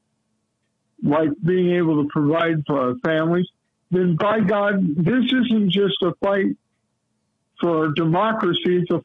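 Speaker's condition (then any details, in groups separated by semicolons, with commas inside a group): Cerebral palsy; lifelong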